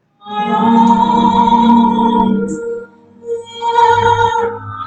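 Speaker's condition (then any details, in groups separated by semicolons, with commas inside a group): No condition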